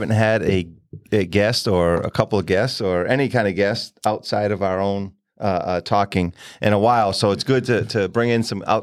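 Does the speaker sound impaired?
No.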